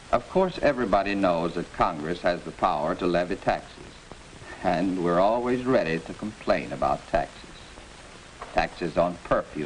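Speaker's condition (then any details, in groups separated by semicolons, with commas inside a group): No condition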